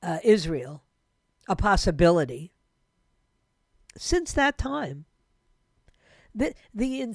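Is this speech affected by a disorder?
No.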